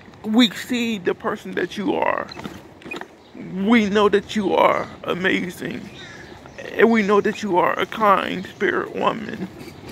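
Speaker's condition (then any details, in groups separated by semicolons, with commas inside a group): Cerebral palsy; speech is not the best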